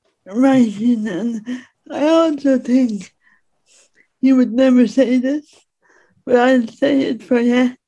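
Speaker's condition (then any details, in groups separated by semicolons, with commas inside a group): Speech impediment; disabled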